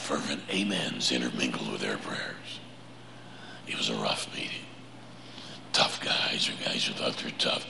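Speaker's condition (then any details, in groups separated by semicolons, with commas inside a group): Laryngeal cancer; prior chemo and radiation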